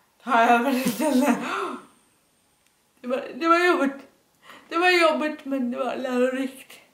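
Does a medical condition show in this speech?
Yes: dyskinetic cerebral palsy, severe.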